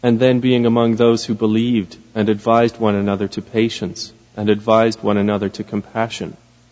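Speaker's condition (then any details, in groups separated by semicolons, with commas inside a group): No condition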